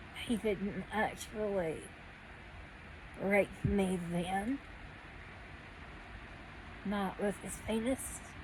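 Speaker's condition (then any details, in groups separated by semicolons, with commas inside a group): Cerebral palsy; needs crutches to walk, no teeth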